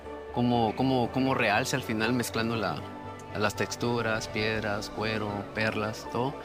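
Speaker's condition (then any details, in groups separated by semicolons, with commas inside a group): No condition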